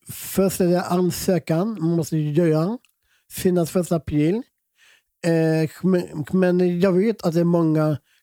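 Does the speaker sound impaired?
Yes: Down syndrome; present from birth.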